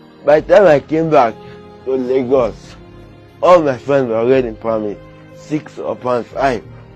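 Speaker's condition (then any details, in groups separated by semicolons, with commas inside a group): Cerebral palsy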